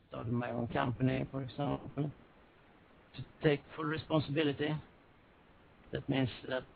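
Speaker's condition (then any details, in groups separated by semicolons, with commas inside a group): Parkinson's disease; breathing calms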